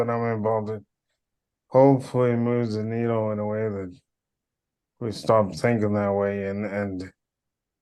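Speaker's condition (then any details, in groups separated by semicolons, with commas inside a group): Cerebral palsy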